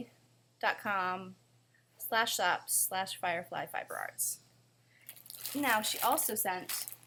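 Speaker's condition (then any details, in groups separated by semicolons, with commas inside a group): No condition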